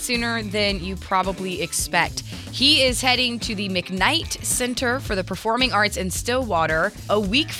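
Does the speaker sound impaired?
No.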